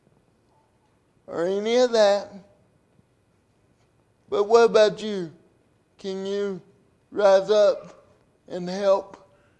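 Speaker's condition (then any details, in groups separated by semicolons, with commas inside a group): Cerebral palsy; due to birth complications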